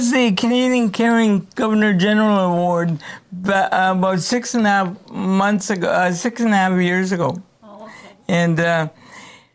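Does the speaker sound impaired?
Yes: cerebral palsy; congenital cerebral palsy, present since birth.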